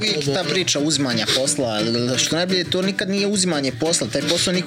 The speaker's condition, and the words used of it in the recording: None; typical speech.